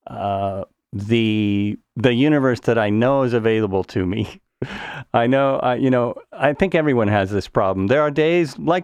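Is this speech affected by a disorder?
No.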